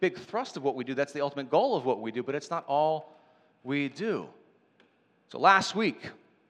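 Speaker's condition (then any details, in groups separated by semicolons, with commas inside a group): No condition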